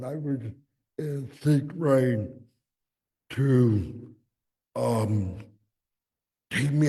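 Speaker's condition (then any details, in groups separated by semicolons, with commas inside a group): Cerebral palsy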